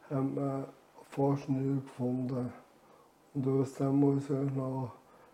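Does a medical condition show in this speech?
Yes: ALS; reduced air makes talking effortful.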